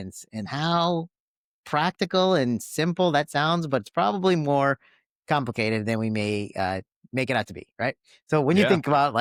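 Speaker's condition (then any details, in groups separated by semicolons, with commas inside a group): No condition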